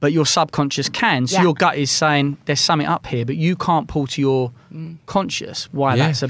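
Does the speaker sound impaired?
No.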